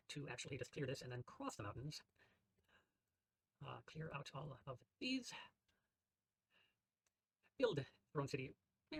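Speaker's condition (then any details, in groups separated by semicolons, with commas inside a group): No condition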